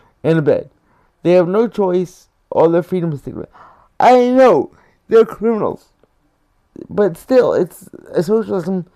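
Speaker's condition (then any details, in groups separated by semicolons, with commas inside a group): Cerebral palsy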